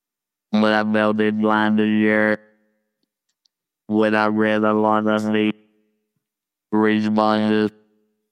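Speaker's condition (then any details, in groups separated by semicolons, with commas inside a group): Laryngectomy, total laryngectomy with electrolarynx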